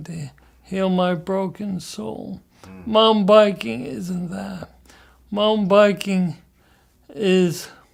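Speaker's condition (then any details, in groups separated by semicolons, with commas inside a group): Parkinson's disease; deep brain stimulation surgery; symptoms 48 years, painful symptoms, exercises; good singing voice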